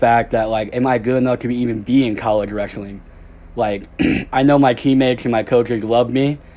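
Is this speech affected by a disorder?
Yes: cleft lip and palate; jaw reconstruction with jaw wired shut.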